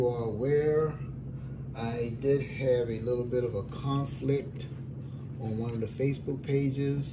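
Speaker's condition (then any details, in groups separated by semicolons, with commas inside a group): No condition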